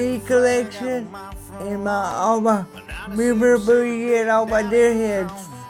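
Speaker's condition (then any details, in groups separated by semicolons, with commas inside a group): Cerebral palsy; from birth, several leg operations, muscle tone affected; diagnosed at age 1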